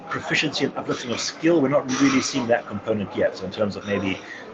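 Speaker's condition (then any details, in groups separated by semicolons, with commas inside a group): No condition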